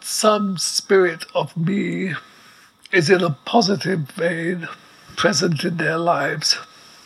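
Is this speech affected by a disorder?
Yes: ALS; progressive neuromuscular illness, effectively quadriplegic, paralyzed from neck down, wheelchair within six months of diagnosis; very weak voice needing amplifier, respirator audible in background.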